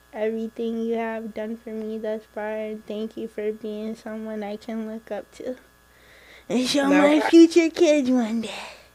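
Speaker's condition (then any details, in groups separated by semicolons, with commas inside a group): Cerebral palsy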